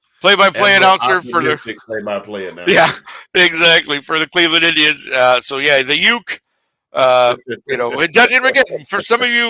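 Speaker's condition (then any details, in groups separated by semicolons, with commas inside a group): No condition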